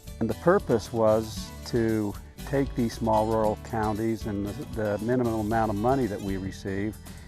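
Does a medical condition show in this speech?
No.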